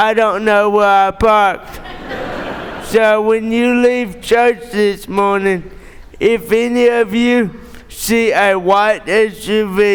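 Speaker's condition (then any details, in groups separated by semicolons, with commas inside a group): Cerebral palsy; born premature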